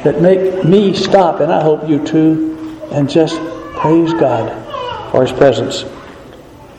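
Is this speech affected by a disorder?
No.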